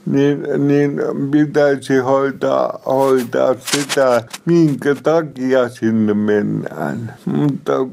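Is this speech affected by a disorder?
Yes: cerebral palsy; speech.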